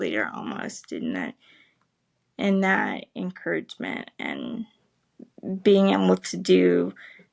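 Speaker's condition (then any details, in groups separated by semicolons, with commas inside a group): Cerebral palsy, spastic; able to speak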